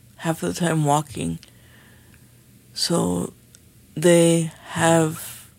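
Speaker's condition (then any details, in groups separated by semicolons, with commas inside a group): Cerebral palsy; motorized wheelchair, needs Hoyer lift to get out of bed, caregivers around the clock; daily medication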